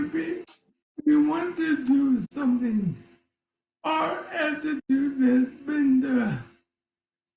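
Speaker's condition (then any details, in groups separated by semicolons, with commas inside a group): ALS; diagnosed age 54, two years since onset, arm onset, leg weakness; voice affected, hard to understand, partner interprets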